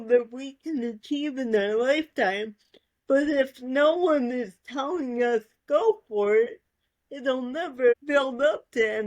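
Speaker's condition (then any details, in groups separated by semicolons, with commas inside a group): Cerebral palsy; voice affected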